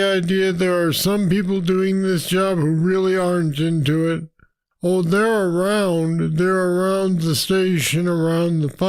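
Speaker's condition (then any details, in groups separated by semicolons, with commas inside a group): Parkinson's disease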